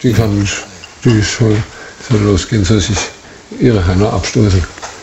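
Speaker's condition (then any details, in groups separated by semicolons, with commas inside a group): Parkinson's disease; first symptoms around age 40, arm not swinging while walking, physiotherapy unhelpful, diagnosed by medication response; 15 years since diagnosis, 20 since first symptom, symptom-suppressing medication, near-falls daily, needs care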